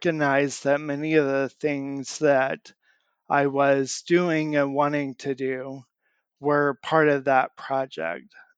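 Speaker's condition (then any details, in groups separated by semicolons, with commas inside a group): Amyotrophic lateral sclerosis; onset last fall, leg bouncing at rest, muscle twitches, weakness in legs and arms, walker since falls; months since diagnosis, on treatment, can't dress self, sometimes needs help brushing teeth; still able to speak, voice and message banking done for future speech loss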